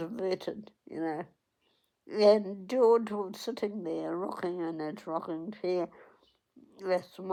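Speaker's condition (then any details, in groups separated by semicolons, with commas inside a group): Cerebral palsy; onset at 8 days old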